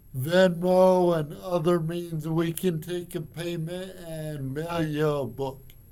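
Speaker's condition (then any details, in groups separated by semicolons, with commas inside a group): Cerebral palsy; from birth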